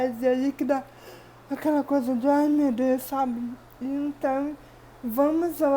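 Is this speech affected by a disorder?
Yes: cerebral palsy.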